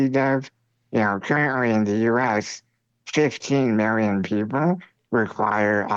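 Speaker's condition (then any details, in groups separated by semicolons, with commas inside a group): Spinal muscular atrophy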